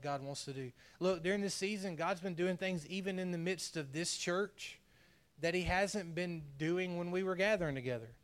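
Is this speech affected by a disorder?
No.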